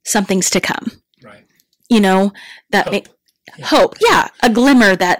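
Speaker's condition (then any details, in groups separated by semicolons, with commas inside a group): No condition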